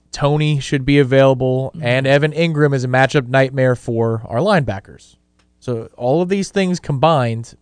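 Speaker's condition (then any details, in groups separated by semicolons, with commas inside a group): No condition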